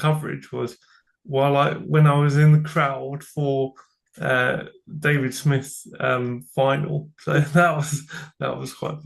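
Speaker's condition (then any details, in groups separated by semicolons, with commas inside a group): Cerebral palsy; from birth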